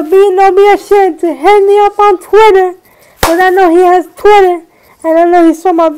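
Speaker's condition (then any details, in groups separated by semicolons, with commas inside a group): Cerebral palsy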